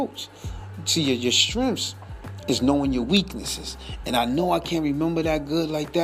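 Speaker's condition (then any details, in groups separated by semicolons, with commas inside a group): No condition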